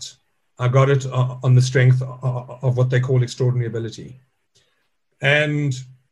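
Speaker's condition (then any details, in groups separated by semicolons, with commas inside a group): Stuttering; stutter since childhood, still present in adulthood; speaks to stage audiences, joke about impediment built into stage dialogue with Alan; childhood word avoidance, ordered food could say, fear of speaking, piano as wordless expression; blocks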